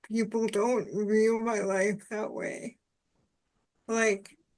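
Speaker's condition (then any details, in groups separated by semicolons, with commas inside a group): Cerebral palsy; uses adaptive typing technology, word prediction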